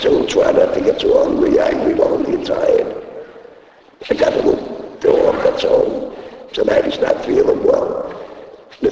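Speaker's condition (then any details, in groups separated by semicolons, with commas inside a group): Laryngectomy; needs thumb to talk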